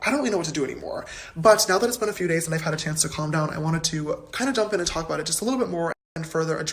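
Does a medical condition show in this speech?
No.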